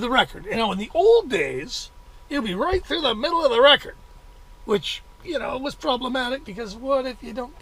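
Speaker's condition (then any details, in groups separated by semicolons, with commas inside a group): No condition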